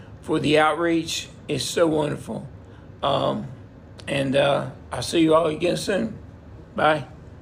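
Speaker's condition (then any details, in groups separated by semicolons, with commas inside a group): Multiple system atrophy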